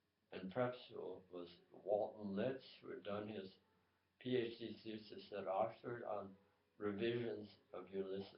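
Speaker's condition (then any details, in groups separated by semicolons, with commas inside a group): Tongue cancer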